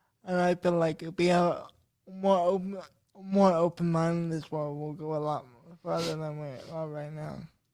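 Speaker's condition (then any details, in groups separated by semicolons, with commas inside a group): Cerebral palsy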